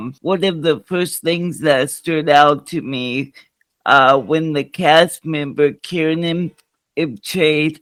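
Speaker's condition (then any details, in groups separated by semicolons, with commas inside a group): Cerebral palsy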